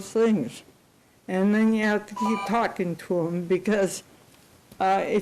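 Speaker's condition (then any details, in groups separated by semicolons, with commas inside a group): Cerebral palsy; unable to type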